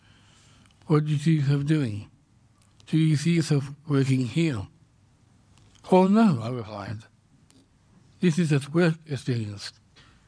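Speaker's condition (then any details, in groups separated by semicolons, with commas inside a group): Down syndrome; congenital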